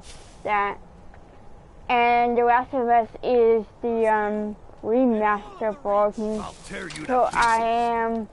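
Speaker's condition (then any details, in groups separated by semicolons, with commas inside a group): Cerebral palsy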